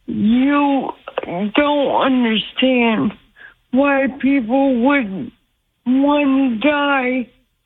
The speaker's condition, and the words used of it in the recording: Aphasia. And it sounds like you've had the kind of stroke, it's probably on the left side of your brain, and it's affected your speech.